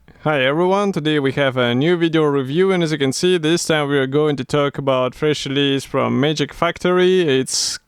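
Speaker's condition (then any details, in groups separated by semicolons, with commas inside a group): No condition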